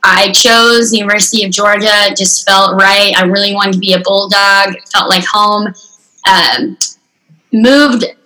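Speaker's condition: Unilateral cleft lip and palate, severe

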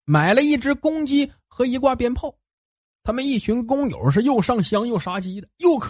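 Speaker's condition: No condition

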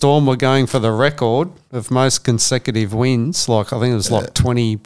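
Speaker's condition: No condition

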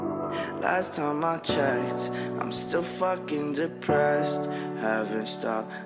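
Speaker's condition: No condition

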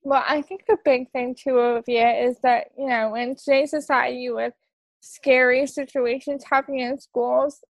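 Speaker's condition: Cerebral palsy; wheelchair use, onset before birth

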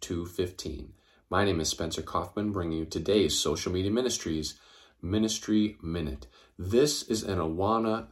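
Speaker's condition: No condition

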